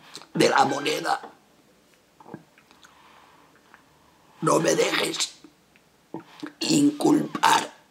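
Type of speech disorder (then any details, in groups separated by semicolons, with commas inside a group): Oesophageal speech; laryngectomy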